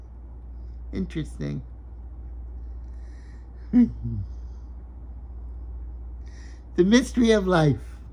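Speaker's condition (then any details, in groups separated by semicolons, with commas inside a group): Cerebral palsy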